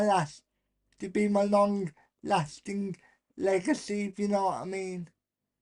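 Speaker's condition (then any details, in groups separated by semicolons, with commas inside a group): Cerebral palsy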